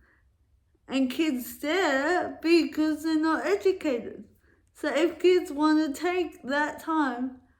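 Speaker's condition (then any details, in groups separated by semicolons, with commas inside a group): Cerebral palsy; affects walking and speech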